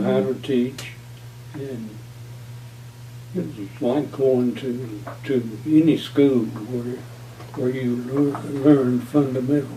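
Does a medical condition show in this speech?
Yes: Parkinson's disease.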